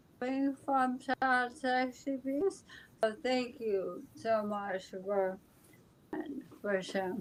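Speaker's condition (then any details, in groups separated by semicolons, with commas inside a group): ALS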